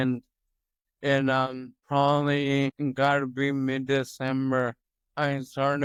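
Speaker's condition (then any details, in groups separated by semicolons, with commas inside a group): Toxic leukoencephalopathy, locked-in syndrome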